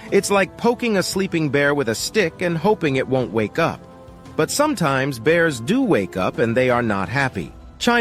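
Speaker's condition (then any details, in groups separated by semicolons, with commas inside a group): No condition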